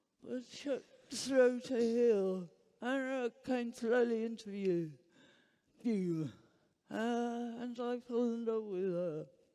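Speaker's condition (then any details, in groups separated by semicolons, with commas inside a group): Huntington's disease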